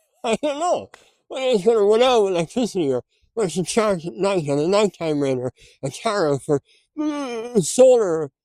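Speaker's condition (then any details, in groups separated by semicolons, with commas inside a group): Mouth cancer surgery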